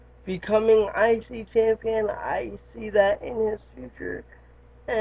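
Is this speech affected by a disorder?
Yes: cerebral palsy; lifelong, wheelchair user.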